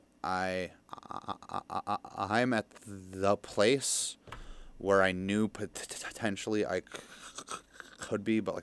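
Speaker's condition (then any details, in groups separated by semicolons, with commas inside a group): Stutter; stutter since young childhood, speech help stopped around age 11 or 12, therapy, 12-step programs, now sober; still stutters, public speaking still hard, sounded fluent on air, feels safe in studio; stutters on f of furniture mover, no stutter when drunk, cares less when feeling safe; blocks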